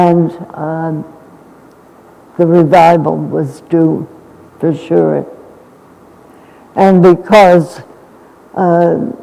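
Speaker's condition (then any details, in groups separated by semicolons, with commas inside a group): Essential tremor; more than half of life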